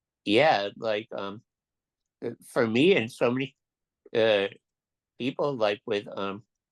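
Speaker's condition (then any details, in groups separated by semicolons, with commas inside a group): Duchenne muscular dystrophy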